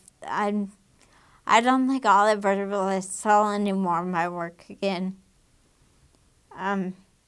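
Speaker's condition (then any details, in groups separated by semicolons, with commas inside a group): Damaged diaphragm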